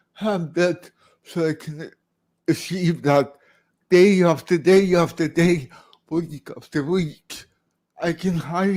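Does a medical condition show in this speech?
Yes: cerebral palsy, severe.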